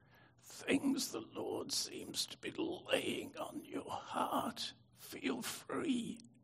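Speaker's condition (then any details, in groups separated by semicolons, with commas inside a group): Spasmodic dystonia; affected voice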